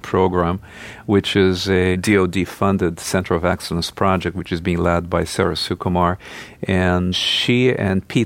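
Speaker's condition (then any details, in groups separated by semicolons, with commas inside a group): No condition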